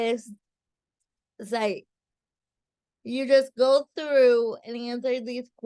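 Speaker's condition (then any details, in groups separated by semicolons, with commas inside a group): Cerebral palsy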